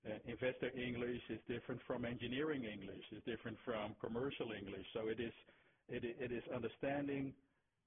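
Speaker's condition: No condition

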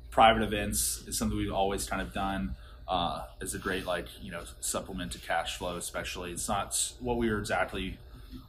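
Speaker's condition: No condition

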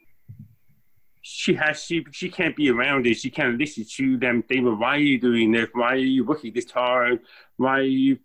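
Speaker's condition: Deafness, born deaf

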